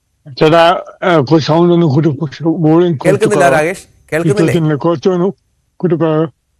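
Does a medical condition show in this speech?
Yes: cerebral palsy; present from birth.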